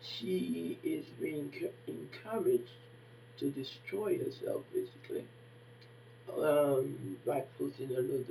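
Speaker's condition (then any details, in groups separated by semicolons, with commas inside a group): Facial palsy; can barely hear own speech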